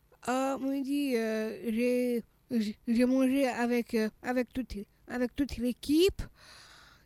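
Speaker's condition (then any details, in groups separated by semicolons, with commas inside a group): Down syndrome (trisomy 21); congenital heart malformation, heart surgery at age one after Staphylococcus aureus infection, second heart operation near right ventricle; childhood speech therapy to tone tongue, swallowing problems, slowness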